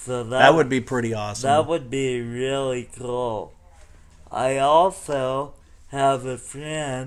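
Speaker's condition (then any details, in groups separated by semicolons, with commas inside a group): Cerebral palsy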